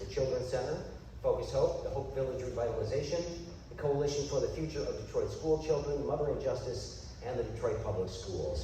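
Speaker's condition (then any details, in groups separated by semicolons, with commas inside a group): No condition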